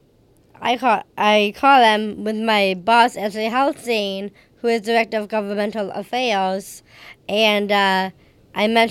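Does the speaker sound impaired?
Yes: Down syndrome; age 31.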